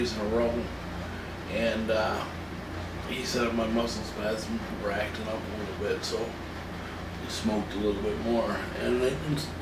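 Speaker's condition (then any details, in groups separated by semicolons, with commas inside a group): Cerebral palsy; from birth, muscle spasms and spasticity; cannabis for spasticity, sometimes uses wheelchair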